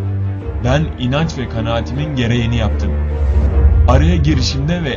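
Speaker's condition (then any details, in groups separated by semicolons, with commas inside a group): No condition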